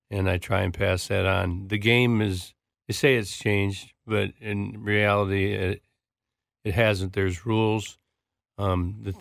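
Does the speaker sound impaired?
Yes: Parkinson's disease; left hand clutching about eight years before diagnosis, diagnosed within 2 days via friend Peter Secchia, Grand Rapids; 4 years since diagnosis, tremor and hand clutching with anxiety, big and loud therapy via movement specialist; speech tough, speech therapy with ahs before going on air, big and loud voice training.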